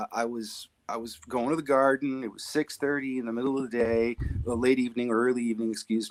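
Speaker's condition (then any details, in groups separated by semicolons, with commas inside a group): No condition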